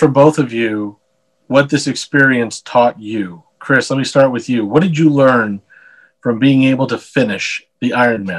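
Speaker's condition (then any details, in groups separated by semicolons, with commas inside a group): No condition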